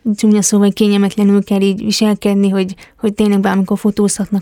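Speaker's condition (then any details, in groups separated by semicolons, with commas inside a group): Hearing impairment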